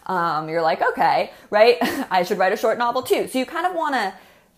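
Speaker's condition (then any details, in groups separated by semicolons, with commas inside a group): No condition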